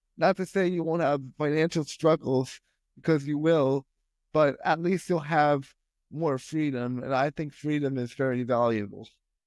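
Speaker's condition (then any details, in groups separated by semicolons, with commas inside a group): Spastic quadriplegia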